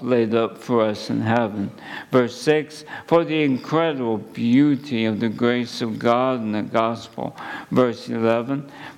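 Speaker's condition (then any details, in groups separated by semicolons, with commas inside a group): ALS; at least a couple of months since diagnosis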